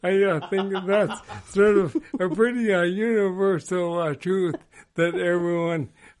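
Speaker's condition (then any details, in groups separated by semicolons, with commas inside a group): ALS; slower progression than most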